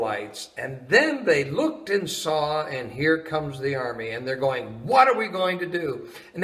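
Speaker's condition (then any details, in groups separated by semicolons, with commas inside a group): No condition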